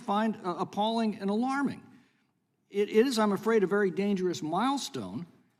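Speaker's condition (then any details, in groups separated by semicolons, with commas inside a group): No condition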